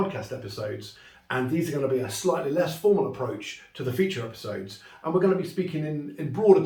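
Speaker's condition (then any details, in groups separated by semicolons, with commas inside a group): No condition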